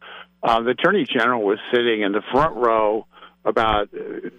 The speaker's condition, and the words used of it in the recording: No condition.